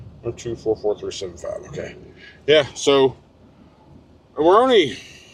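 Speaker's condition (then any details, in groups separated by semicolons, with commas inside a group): No condition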